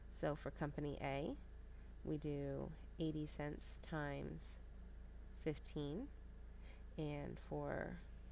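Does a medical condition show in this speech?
No.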